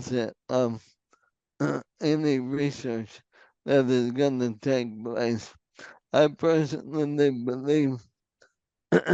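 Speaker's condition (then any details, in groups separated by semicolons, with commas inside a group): ALS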